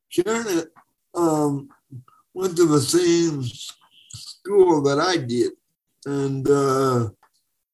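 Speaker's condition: Cerebral palsy, spastic

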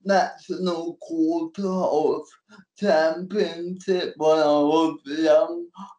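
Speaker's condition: Cerebral palsy; NDIS support worker for transport

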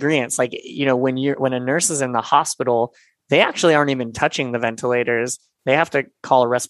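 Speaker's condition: Cleft palate and lip; seven surgeries before age 7

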